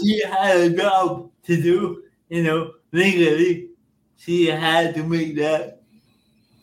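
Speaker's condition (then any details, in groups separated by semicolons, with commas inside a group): Cerebral palsy; speech impairments, speech therapy from age seven with jeff in orlando, school speaking device declined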